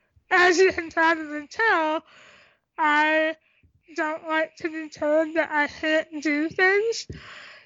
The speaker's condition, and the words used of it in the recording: Tracheostomy. Yeah, so to back up a little bit, when I was little, the doctors told my parents, like, oh, she's never going to talk.